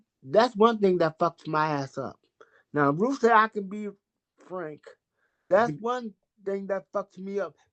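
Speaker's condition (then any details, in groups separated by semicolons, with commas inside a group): Cerebral palsy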